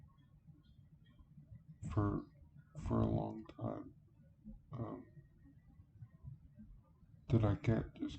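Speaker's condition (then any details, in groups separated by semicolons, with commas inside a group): Cerebral palsy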